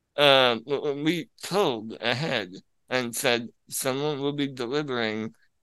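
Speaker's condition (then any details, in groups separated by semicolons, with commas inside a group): Spinal muscular atrophy; wheelchair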